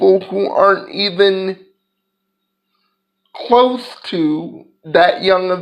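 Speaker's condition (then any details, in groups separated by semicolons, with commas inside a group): Cerebral palsy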